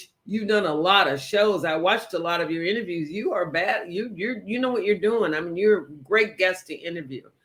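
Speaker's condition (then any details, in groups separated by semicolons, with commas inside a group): No condition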